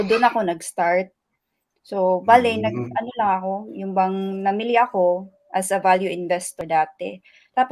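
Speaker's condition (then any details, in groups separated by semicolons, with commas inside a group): No condition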